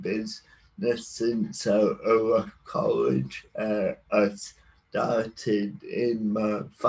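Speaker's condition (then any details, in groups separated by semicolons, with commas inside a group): Cerebral palsy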